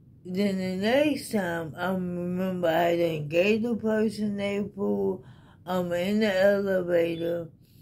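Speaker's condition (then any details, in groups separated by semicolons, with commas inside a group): ALS; diagnosed three months after onset, genetic testing, possible wheelchair ahead; voice changed early, can no longer sing, voice main early symptom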